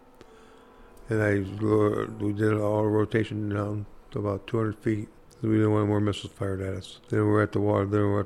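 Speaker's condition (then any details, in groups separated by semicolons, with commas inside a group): Parkinson's disease; hard time talking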